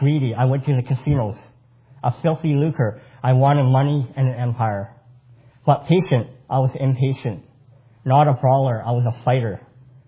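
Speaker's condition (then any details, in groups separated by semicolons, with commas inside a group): Cleft palate; congenital cleft palate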